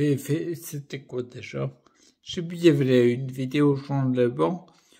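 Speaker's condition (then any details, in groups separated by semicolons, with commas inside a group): Primary progressive multiple sclerosis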